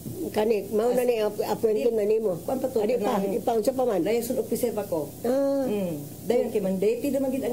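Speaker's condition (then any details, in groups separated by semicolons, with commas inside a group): No condition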